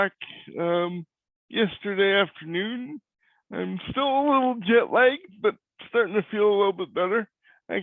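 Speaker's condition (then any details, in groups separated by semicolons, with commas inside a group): Cerebral palsy; cannot walk; voice is different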